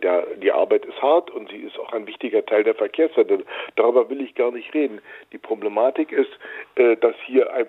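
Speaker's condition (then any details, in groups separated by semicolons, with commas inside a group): No condition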